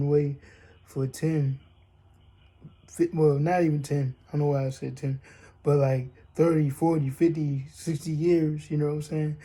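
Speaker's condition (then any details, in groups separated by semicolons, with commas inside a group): Cerebral palsy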